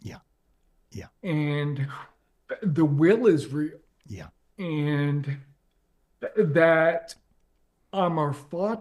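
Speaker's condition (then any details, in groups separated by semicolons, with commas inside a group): ALS; progressive, onset leg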